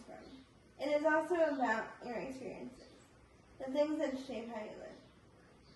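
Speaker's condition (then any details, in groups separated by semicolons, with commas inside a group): Spastic cerebral palsy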